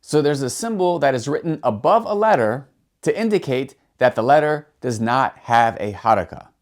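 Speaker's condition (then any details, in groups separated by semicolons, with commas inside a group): No condition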